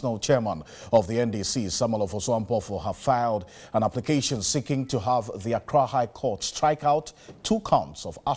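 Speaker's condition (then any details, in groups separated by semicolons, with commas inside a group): No condition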